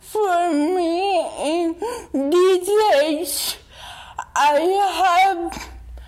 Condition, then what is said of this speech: Dystonia. Sometimes it's just as simple as taking a breath, right? Yeah. To be able to calm before you are able to speak.